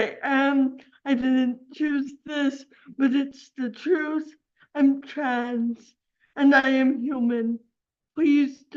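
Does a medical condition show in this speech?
Yes: cerebral palsy; affects speech.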